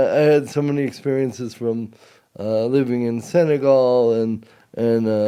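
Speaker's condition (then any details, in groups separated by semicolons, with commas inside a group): Cerebral palsy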